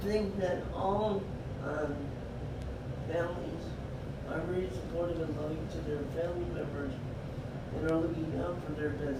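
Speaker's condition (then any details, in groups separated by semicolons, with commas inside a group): Cerebral palsy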